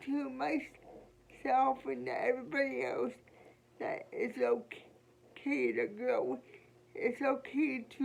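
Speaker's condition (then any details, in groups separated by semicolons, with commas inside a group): Cerebral palsy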